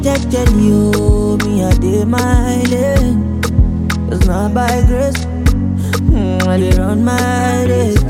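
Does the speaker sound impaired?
No.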